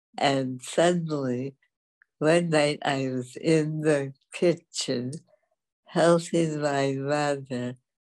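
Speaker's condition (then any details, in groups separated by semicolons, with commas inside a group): Dystonia; dystonia from age 20, affects walking and speech, right leg kicked left ankle, no cure; speech loss began after UCLA, mute 40 years, typed needs on typewriter, symptoms when speaking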